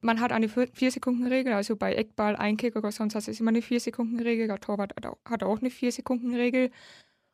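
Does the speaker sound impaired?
Yes: hard of hearing since birth, congenital, cochlear implant, severe.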